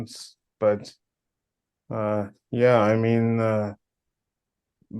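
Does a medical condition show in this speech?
Yes: cerebral palsy.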